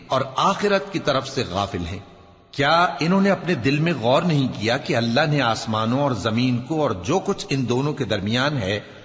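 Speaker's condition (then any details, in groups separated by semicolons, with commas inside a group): No condition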